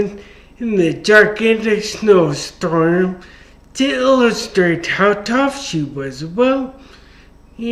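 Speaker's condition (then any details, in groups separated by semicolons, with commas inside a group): Traumatic brain injury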